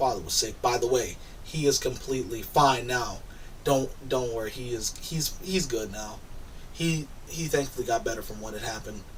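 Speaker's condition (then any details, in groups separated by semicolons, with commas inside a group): No condition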